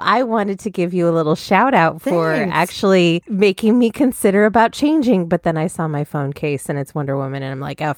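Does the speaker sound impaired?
No.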